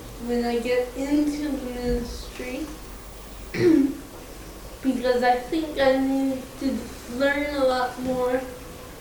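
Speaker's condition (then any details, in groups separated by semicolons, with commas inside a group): Cerebral palsy, mild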